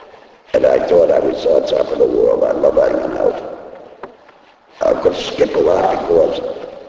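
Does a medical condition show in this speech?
Yes: laryngectomy; speaks using device in throat, needs thumb to talk.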